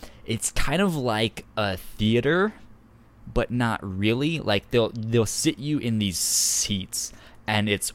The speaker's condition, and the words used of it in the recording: Stuttering. So it's technically, it's a speech impediment.